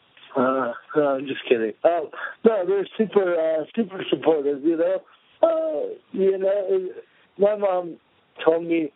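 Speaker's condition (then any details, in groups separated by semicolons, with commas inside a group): Cerebral palsy; visible to casting agents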